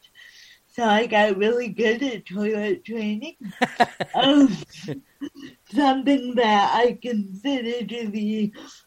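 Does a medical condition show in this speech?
Yes: cerebral palsy.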